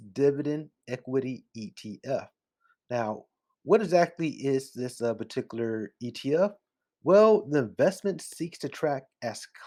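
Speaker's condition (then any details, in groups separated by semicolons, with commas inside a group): No condition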